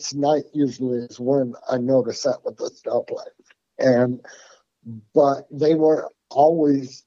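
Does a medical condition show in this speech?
Yes: Parkinson's; formerly voice tremor, hard to understand, lost track after 2-3 sentences, now talks at length.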